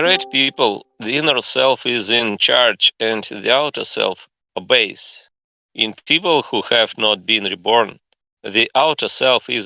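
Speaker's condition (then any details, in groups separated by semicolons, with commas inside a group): No condition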